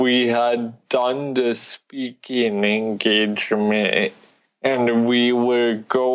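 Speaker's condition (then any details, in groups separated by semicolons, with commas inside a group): Cerebral palsy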